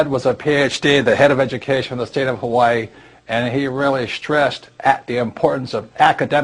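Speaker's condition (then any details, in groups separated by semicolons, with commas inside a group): No condition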